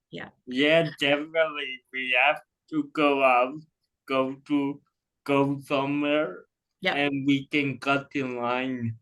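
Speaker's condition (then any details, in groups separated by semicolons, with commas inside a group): Cerebral palsy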